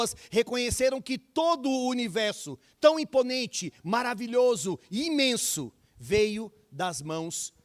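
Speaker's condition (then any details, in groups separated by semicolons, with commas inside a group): No condition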